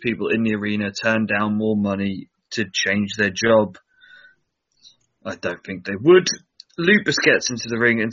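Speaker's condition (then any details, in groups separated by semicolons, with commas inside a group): No condition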